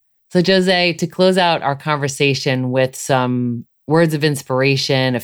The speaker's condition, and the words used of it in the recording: None; typical speech.